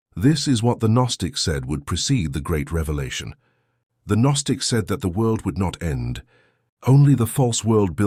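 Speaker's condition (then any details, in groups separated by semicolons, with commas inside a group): No condition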